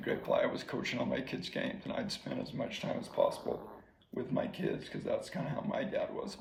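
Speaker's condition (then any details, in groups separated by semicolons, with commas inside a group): ALS; slowly progressing ALS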